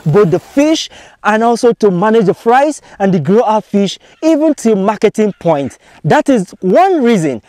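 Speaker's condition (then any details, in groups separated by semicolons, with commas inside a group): No condition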